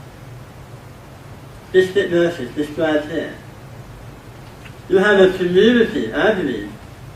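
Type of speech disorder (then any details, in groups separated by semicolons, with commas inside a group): Dysarthria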